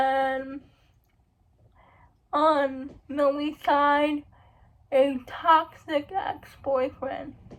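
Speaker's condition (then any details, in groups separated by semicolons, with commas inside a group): Cerebral palsy; uses wheelchair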